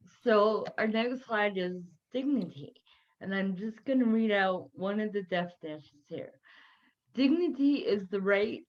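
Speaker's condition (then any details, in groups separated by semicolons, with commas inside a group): Cerebral palsy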